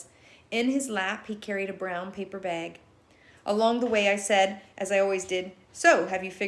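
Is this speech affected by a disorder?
No.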